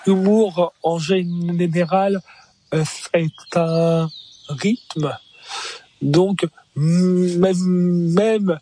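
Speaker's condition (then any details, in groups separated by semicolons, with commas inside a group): Stuttering; self-described as just a speech disorder, not a handicap; stand-up set at Jamel Comedy Club, voice deliberately left unedited, acknowledges stumbling on stage; stuttering disfluency in stand-up delivery, audible stumbles; prolonged sounds, blocks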